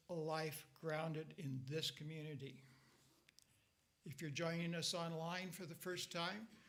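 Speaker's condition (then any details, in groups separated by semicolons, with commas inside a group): No condition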